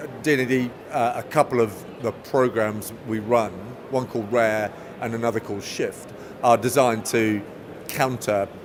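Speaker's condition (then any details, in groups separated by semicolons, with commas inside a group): No condition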